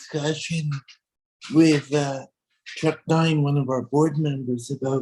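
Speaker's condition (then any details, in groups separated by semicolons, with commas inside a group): Cerebral palsy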